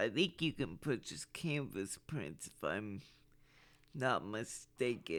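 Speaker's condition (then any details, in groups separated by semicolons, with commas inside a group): Cerebral palsy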